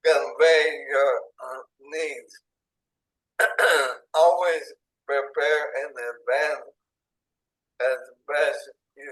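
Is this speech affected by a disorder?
Yes: ALS, through a speech-generating device.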